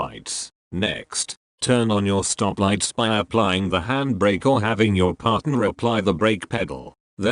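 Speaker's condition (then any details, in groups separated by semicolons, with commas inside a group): No condition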